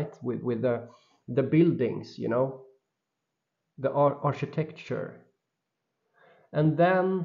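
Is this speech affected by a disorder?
No.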